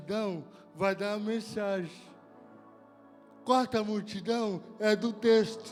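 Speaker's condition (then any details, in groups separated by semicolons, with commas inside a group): Cerebral palsy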